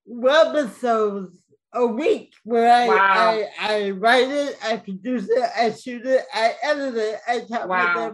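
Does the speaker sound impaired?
Yes: cerebral palsy, mild; speech mildly affected.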